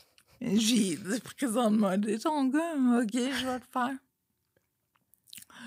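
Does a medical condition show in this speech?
Yes: Friedreich's ataxia; degenerative, affects whole body.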